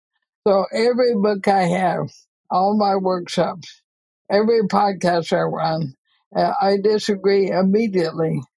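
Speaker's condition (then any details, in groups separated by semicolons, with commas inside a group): ALS; progressive, expects to die within couple of years, breathing affected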